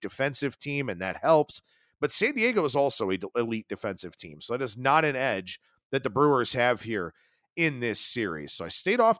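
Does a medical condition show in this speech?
No.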